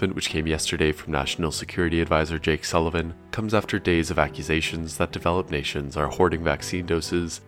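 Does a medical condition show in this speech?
No.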